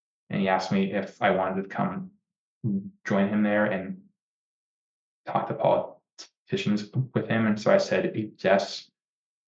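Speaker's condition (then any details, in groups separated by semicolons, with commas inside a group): Stutter; onset in early childhood, worsened markedly at puberty, family history: uncle, cousin, grandfather, two younger brothers; mostly blocks, more severe than brother's, no stuttering when talking only to himself or reflexively; repeated sounds, prolonged sounds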